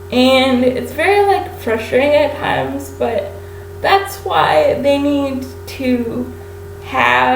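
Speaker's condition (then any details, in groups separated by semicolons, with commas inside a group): Cerebral palsy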